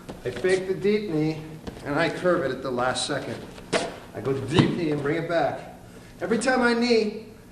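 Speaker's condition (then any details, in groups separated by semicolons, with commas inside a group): No condition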